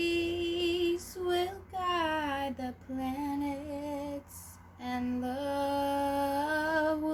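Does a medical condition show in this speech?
No.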